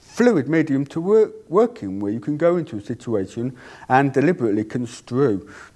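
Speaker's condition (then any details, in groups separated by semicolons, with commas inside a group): Deafness; cannot hear own voice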